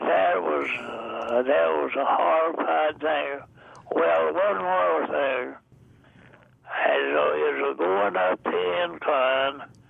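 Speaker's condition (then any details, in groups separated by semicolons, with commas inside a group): Deafness; also blind, age 99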